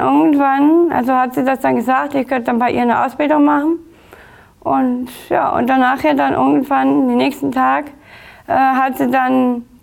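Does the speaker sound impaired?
Yes: Down syndrome.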